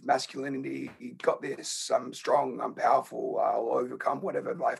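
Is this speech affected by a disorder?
Yes: laryngeal cancer; HPV-related, in voice box, onset age 27-28, earlier neck fusion surgery with tubes past larynx; croaky voice, speaks at low tone, hard to project voice.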